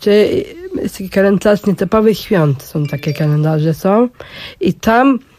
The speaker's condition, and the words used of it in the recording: Down syndrome. Ja potrafię rozmawiać i zaczęło się od tego, że ja mówię.